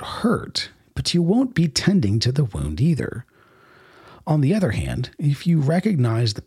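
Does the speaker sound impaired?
No.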